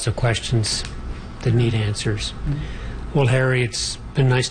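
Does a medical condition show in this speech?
No.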